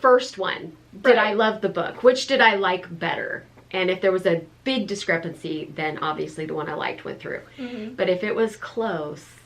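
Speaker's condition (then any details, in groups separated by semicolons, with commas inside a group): No condition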